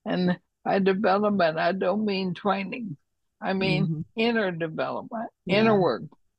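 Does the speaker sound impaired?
Yes: ALS; needs a breath or two.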